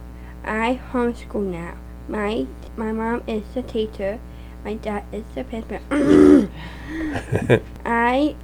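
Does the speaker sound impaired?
Yes: Down syndrome; extra chromosome, present from birth, diagnosed after birth, now 16 years old.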